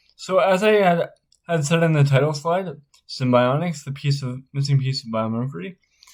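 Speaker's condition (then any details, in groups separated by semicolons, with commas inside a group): Spastic cerebral palsy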